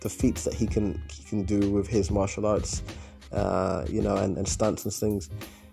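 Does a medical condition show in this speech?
No.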